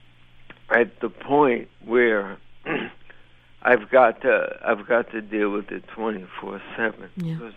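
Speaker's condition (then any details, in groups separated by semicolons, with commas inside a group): ALS (Lou Gehrig's disease); recently disclosed publicly; still able to drive and go to work, not yet facing breathing machine or voice box; voice a mess, people assume drunk, has to explain being sober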